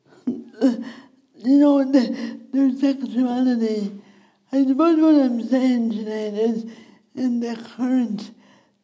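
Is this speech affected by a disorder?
Yes: speech impediment; wheelchair user.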